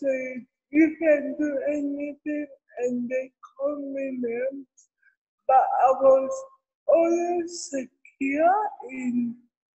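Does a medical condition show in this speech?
Yes: cerebral palsy; other children thought talking different in childhood.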